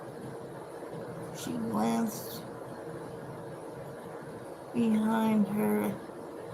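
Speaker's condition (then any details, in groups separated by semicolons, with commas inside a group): Cerebral palsy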